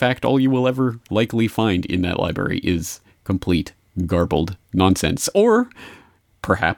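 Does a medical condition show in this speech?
No.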